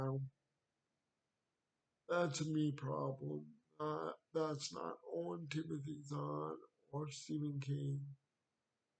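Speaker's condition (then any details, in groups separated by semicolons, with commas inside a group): Cerebral palsy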